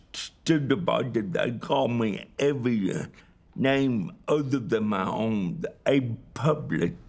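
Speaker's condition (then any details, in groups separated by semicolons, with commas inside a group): Cerebral palsy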